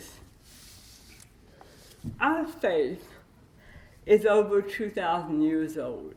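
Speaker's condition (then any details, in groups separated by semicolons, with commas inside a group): Cerebral palsy with dystonia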